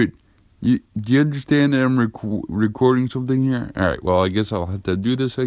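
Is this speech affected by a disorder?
Yes: cerebral palsy.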